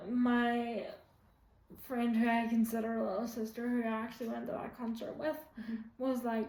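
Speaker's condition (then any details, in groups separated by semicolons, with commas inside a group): Quadriplegic cerebral palsy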